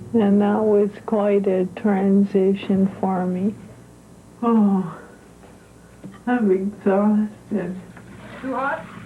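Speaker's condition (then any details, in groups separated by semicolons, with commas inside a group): ALS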